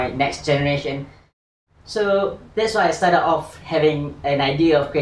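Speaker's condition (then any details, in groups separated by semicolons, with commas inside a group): No condition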